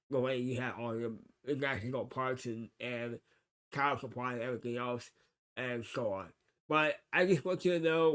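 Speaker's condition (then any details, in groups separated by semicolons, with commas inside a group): Cerebral palsy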